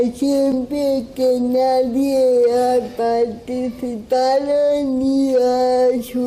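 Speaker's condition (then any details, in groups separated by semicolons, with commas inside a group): Cerebral palsy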